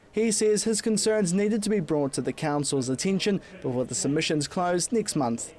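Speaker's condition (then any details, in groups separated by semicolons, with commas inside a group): No condition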